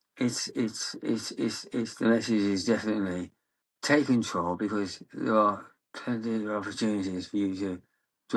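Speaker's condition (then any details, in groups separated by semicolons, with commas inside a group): Parkinson's disease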